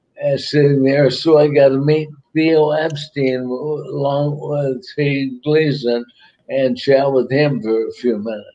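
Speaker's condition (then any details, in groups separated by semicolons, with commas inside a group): ALS; about a year since diagnosis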